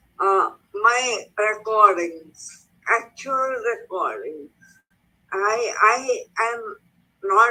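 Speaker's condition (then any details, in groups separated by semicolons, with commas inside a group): Cerebral palsy; slurred, unclear when tired, voice recognition fails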